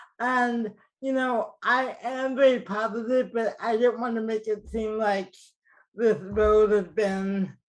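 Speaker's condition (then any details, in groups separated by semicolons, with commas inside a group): Cerebral palsy, mild; mildly affected speech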